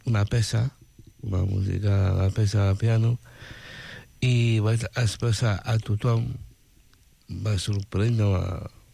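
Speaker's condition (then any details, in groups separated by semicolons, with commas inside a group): Down syndrome; intellectual disability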